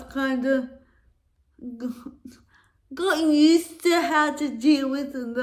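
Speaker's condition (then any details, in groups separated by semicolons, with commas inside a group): Cerebral palsy; affects walking and speech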